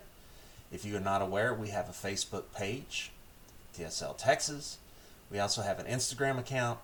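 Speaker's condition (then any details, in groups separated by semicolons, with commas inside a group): No condition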